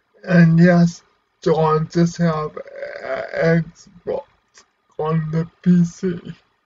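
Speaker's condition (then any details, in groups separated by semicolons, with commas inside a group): Cerebral palsy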